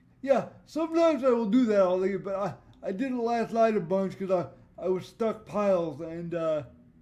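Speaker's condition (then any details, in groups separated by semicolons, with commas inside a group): Cerebral palsy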